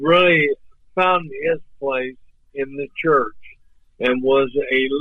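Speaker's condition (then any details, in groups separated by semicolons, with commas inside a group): ALS; voice off but clear and understandable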